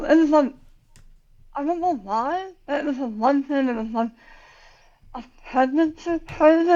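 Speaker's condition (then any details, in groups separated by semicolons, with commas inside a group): Tongue cancer surgery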